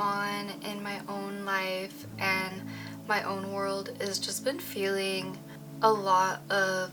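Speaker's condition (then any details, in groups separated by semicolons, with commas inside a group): No condition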